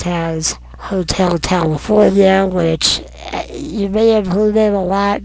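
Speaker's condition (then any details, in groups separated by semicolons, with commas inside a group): Non-progressive muscular dystrophy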